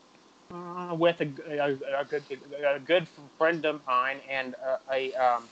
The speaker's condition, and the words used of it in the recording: Stuttering. I am a person who stutters, and hopefully maybe you will gain some insight into that, and hearing speak, and hopefully through